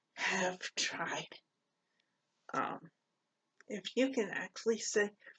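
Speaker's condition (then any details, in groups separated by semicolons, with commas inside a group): Cerebral palsy; poor balance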